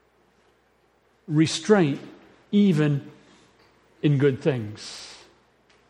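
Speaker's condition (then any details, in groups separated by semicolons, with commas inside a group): No condition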